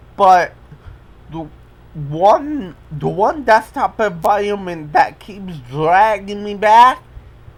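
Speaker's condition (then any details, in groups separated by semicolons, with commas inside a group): Cerebral palsy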